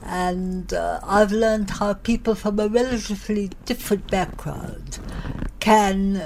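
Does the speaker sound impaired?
Yes: cerebral palsy, mild; slight, from birth, born very premature, about three months early, all problems blamed on birth; general health very good.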